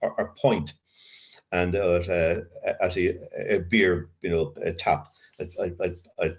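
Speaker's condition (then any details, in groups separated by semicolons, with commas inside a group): Covert stutter; severe childhood stutter, linked to adverse childhood experience, child guidance clinic, worse with teacher's punishment, covert since sobriety; still gets occasional blocks, uses voice as main working tool; stutters in mind more than aloud, avoids feared words, voice never feels own; prolonged sounds, blocks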